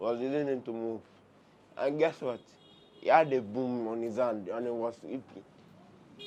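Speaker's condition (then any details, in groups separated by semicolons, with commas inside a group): Cerebral palsy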